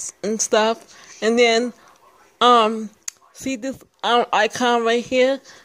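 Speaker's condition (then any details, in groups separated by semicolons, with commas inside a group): Speech impairment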